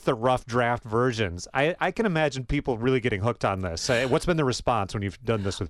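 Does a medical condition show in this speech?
No.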